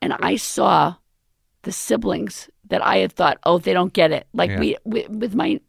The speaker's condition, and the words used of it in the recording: Vocal cord paralysis. So you still are going to have a paralyzed vocal cord.